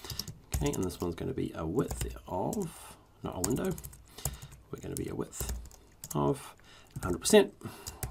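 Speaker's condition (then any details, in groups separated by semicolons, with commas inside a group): No condition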